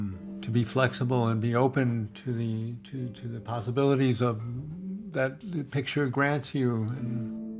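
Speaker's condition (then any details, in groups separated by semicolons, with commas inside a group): Parkinson's disease; tremor-predominant, diagnosed some time ago, deep brain stimulation surgery, brain electrodes with battery pack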